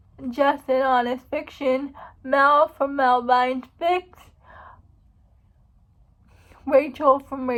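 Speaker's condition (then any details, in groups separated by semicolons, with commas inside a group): Cerebral palsy; uses wheelchair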